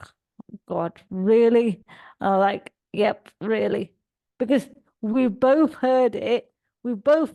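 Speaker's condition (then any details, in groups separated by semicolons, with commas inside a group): Cerebral palsy; all four limbs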